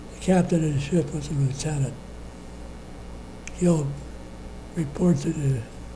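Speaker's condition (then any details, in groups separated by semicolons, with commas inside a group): Parkinson's disease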